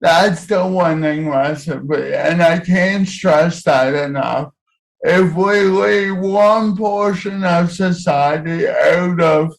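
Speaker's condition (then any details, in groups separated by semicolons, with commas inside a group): Cerebral palsy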